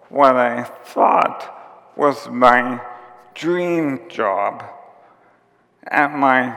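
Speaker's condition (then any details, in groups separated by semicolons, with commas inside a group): ALS; symptoms began about four years before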